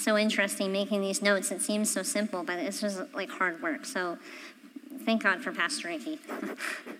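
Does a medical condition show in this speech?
Yes: cleft palate; congenital.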